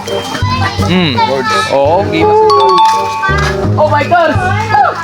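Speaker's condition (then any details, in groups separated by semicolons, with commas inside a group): No condition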